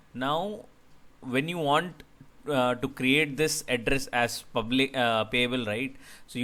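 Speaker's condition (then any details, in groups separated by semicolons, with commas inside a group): No condition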